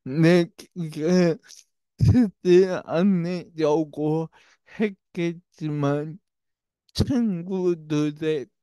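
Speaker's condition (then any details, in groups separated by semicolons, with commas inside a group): Brain lesion disability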